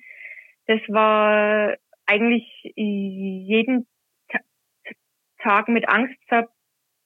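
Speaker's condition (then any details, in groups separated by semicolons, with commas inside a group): Stuttering; covert stuttering, first consciously noticed around age 10, hidden until age 21; no longer hiding stuttering, regularly reads Gospel and Epistle aloud in church as lector; reading aloud not stutter-free, anticipates hard words, formerly hid stutter with filler words and word swapping; blocks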